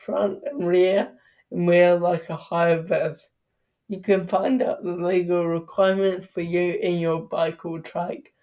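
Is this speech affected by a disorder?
Yes: cerebral palsy.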